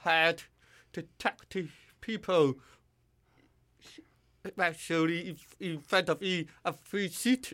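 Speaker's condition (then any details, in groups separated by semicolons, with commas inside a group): Deafness; voice distorted when screaming at full volume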